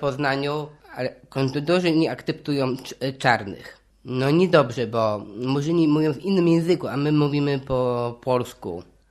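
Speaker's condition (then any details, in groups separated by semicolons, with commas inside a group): Down syndrome; intellectual disability, intermittent memory lapses, difficulty with arithmetic and counting money; turning 28 this year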